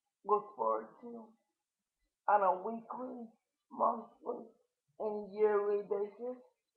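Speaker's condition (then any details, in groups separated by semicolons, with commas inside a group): Cerebral palsy; wheelchair bound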